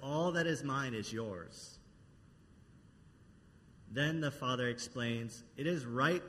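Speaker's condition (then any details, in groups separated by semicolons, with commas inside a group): No condition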